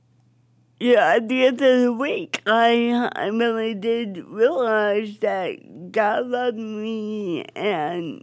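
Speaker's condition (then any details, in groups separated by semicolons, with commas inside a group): Cerebral palsy; affects speech, wheelchair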